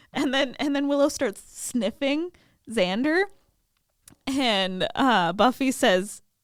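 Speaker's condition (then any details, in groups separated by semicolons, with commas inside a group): No condition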